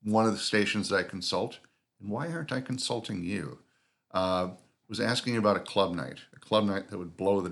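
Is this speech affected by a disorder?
No.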